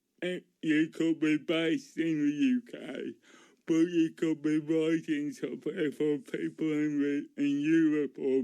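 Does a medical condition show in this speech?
Yes: cerebral palsy; speech noticeably affected.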